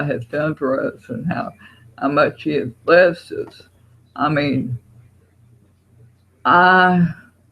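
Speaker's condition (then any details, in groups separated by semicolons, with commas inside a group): Parkinson's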